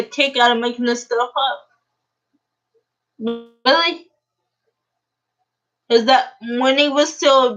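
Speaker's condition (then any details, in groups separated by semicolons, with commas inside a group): Cerebral palsy; uses a wheelchair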